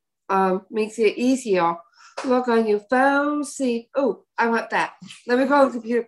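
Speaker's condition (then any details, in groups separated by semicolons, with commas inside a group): Down syndrome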